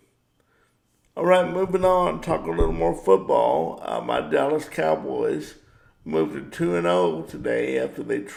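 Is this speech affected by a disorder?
Yes: cerebral palsy; power wheelchair.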